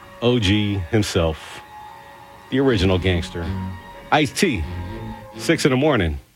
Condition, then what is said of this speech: None; typical speech.